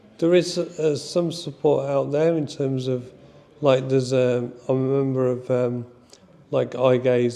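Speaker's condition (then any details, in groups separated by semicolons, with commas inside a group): Motor neurone disease (ALS); progressing quickly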